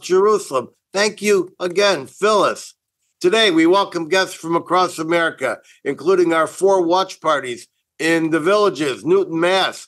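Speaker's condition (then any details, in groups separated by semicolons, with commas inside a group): No condition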